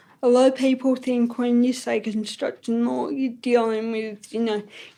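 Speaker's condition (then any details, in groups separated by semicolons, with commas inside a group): Ataxic cerebral palsy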